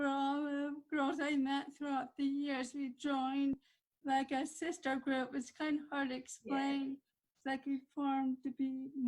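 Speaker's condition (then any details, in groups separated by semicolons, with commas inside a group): Cerebral palsy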